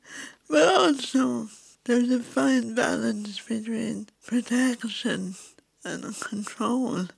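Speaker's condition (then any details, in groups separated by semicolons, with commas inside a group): Cerebral palsy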